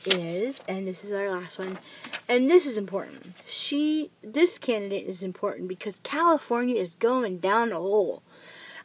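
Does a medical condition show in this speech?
No.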